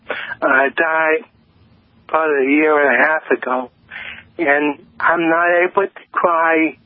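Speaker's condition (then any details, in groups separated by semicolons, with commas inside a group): Cerebral palsy; lifelong, diagnosed at age 55, others long mistook for drunk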